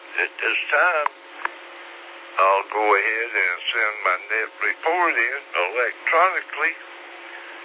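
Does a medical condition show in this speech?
Yes: slurred speech; stroke 3 years ago.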